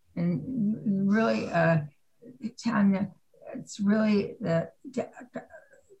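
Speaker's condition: Aphasia after stroke; two strokes one month apart, artery dissection blocking blood flow, symptoms came on slowly, ten and a half years ago; writing slow

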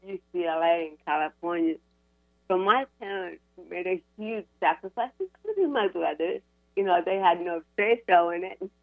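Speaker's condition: Cerebral palsy; from infancy, diagnosed at UCLA, spinal cord surgery C1 to C7, titanium neck limits looking up

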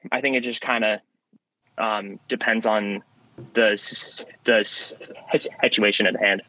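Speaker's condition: Stutter; onset about first grade, brief remission, returned late second grade after trauma, genetic, father stuttered; weekly speech therapy since second grade, worst in middle school, now much improved, better when confident; visible facial effort, stuck on words, own name hard, worse under stress, first impressions, phone calls; repeated sounds, prolonged sounds

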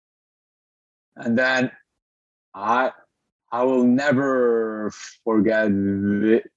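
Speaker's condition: Stutter; stutter since birth in Lebanon, speaking disability, breathing technique partly controls it, Toastmasters practice; stutters openly during interview, experienced public speaker; audible stutter, pauses may sound like internet lag; repeated words, blocks

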